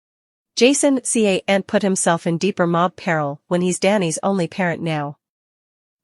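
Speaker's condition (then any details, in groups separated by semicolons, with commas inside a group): No condition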